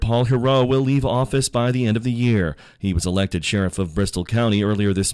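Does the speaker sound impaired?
No.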